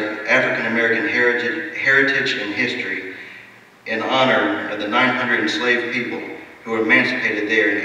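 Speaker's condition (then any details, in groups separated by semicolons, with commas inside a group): No condition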